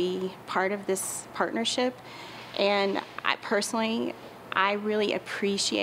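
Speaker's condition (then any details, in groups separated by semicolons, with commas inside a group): No condition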